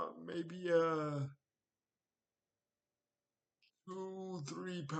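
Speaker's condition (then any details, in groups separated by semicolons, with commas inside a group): Cerebral palsy; wheelchair, needs transfer help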